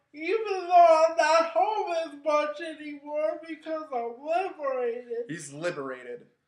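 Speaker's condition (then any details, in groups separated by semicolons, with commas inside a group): Cerebral palsy; brain injury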